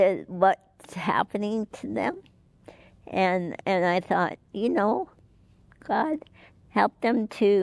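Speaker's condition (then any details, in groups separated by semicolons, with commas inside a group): Cerebral palsy; could not speak or move as child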